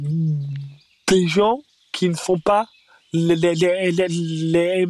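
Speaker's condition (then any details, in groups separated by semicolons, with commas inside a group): Stuttering; described as a speech disorder, not considered a disability; stumbles audibly on words while performing stand-up, voice left unedited; repeated sounds, prolonged sounds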